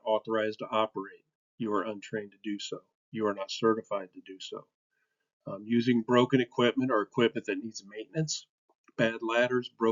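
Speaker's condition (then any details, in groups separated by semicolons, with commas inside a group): No condition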